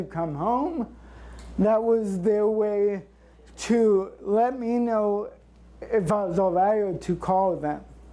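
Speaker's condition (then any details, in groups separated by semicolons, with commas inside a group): Cerebral palsy; since birth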